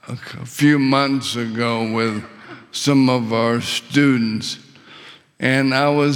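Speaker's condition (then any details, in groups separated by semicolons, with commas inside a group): ALS; windpipe tightened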